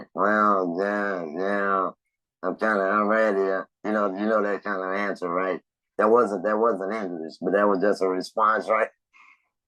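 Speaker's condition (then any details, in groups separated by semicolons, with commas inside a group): Laryngectomy; laryngectomy for cancer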